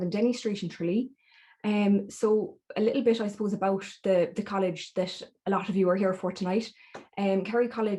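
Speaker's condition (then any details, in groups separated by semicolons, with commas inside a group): No condition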